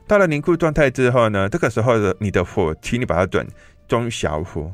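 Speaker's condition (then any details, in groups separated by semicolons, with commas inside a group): Hearing impairment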